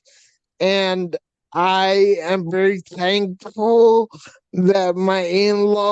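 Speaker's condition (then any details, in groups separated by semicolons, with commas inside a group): Facial paralysis from hydrocephalus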